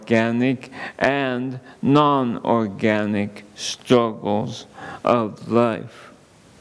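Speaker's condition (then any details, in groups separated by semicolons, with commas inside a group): ALS; under neurologist care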